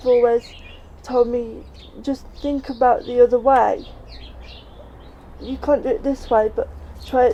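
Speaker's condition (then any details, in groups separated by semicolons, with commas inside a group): Cerebral palsy; affects legs, mild scoliosis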